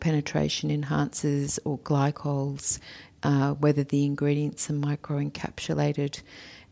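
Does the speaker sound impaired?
No.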